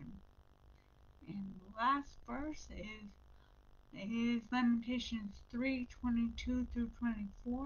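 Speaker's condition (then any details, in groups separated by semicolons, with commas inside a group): Brain injury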